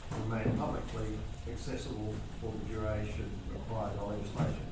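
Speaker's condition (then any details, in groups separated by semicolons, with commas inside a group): No condition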